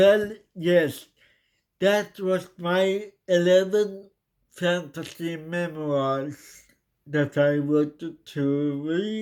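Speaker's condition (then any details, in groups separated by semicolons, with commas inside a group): Cerebral palsy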